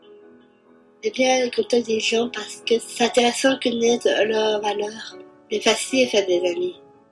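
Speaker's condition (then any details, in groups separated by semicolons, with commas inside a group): Down syndrome (trisomy 21); congenital chromosome 21 anomaly, developmental delay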